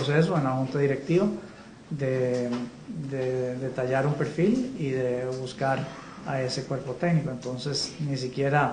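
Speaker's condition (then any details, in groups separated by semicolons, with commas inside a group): No condition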